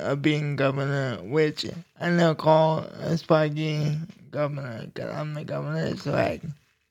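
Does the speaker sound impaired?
Yes: cerebral palsy; low voice.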